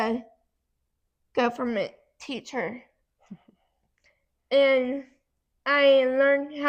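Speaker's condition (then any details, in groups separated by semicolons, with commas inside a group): Cerebral palsy; hard to talk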